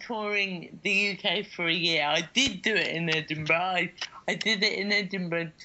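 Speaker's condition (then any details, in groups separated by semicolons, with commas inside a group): Cerebral palsy; cerebral palsy since childhood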